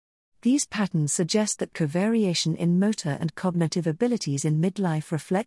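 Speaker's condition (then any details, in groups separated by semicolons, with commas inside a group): No condition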